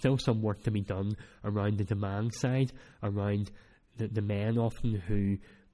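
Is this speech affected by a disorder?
Yes: cleft palate; speech not that clear at times.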